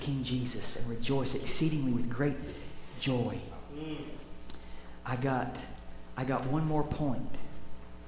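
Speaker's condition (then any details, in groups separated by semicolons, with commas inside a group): No condition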